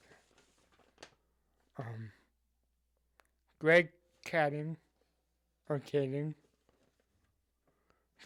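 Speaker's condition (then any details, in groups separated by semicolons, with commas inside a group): Cerebral palsy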